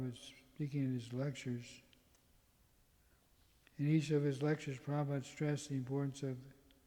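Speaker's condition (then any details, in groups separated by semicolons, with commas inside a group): Parkinson's; tremor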